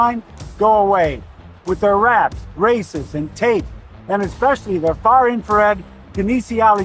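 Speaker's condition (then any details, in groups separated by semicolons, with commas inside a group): No condition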